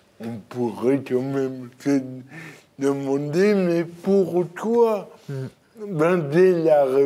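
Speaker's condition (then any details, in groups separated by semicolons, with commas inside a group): Cerebral palsy; birth injury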